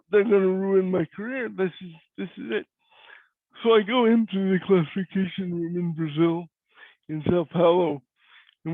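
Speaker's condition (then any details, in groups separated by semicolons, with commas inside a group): Cerebral palsy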